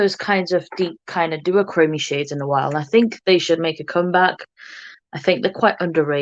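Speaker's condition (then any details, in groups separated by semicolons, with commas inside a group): No condition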